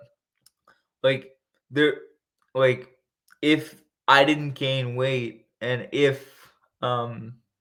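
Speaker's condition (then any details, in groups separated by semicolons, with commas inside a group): Cerebral palsy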